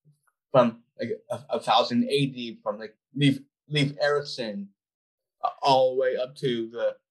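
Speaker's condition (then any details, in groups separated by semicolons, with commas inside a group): Down syndrome; about 25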